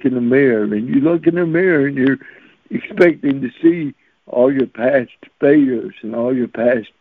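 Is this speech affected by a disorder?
Yes: cerebral palsy; since birth.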